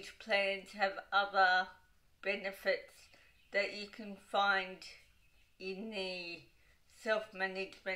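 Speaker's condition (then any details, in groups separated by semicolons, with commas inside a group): Cerebral palsy, dystonic; diagnosed as baby, involuntary movements, deep brain stimulation implant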